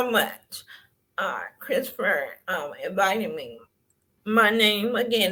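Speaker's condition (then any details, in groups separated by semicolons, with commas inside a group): Cerebral palsy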